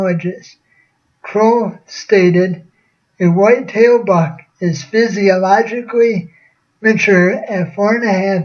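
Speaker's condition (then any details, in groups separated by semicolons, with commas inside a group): Cerebral palsy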